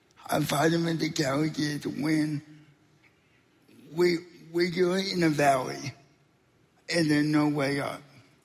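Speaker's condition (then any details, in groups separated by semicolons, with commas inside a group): Spastic quadriplegic cerebral palsy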